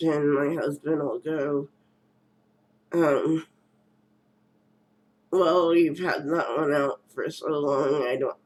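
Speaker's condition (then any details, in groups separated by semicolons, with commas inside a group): Cerebral palsy; first word not said quite right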